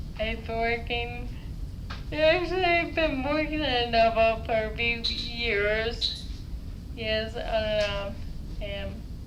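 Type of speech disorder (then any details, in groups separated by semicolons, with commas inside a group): Ataxic dysarthria; Friedreich's ataxia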